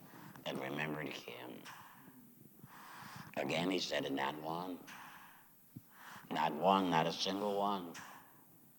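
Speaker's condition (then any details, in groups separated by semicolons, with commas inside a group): Laryngectomy; says used to serve God with voice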